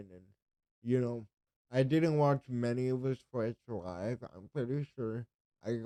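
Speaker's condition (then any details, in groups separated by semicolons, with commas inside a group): Cerebral palsy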